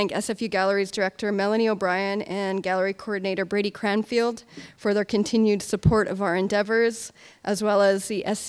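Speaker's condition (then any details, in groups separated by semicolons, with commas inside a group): No condition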